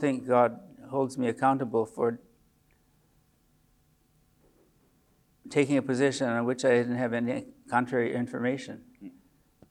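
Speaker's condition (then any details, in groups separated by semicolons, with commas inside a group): Parkinson's disease; age 74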